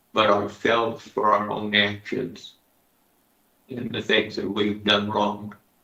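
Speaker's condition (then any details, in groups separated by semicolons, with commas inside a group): Parkinson's disease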